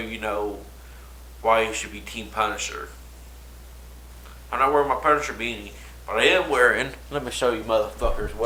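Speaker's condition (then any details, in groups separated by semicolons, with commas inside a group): No condition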